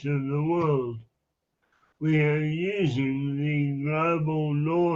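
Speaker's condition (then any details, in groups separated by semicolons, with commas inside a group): Upper motor neuron MND; rare form, upper motor neurons only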